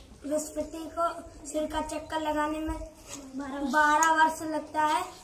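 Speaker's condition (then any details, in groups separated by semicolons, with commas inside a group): No condition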